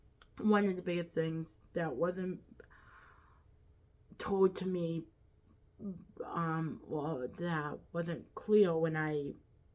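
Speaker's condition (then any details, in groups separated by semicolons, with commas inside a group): Quadriplegic cerebral palsy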